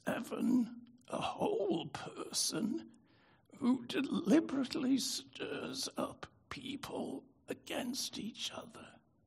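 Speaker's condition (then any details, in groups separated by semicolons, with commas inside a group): Spasmodic dystonia; brain disorder, prior stroke; affected voice, likened to Robert Kennedy Jr.'s voice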